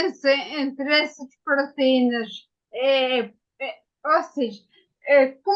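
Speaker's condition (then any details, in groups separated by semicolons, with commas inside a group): Ataxia after brain injury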